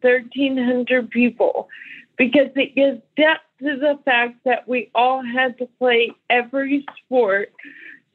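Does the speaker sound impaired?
Yes: ALS; ALS diagnosed before age 35, individual disease course.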